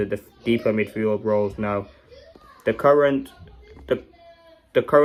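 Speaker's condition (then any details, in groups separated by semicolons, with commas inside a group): No condition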